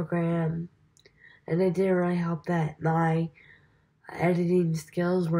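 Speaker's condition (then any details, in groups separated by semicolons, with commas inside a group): Cerebral palsy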